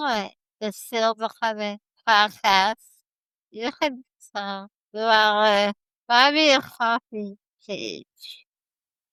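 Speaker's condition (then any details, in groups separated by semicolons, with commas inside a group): Spinal muscular atrophy type 1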